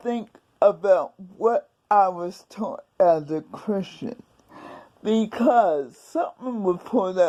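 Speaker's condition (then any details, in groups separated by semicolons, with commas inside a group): Cerebral palsy; several unnoticed strokes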